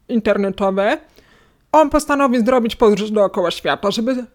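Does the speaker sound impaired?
Yes: hearing loss, cochlear implant, acquired; lost hearing in adolescence, cochlear implant at age 16, electrodes behind ear, external part, Apple-linked latest model; two years of rehabilitation to decode words, relearned listening to English, once unable to converse in English.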